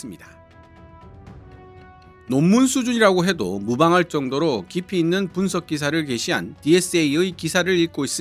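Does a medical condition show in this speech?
No.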